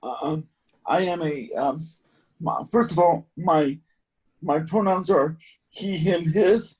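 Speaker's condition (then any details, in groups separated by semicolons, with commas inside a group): Cerebral palsy; spastic type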